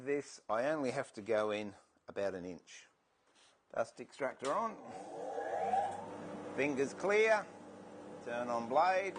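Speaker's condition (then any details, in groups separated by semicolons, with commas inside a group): No condition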